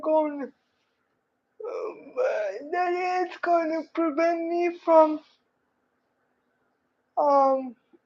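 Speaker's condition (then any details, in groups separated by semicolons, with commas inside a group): Cerebral palsy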